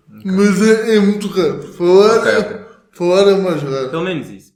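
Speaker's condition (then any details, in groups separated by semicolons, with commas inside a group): Cerebral palsy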